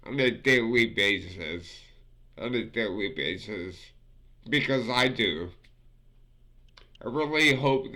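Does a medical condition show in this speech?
Yes: multiple sclerosis; affects fingers; about 20 years since diagnosis.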